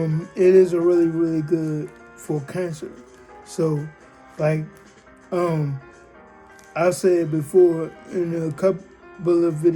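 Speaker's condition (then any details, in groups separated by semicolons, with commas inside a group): Cerebral palsy, spastic diplegia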